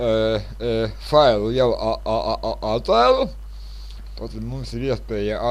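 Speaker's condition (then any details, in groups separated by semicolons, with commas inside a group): Cerebral palsy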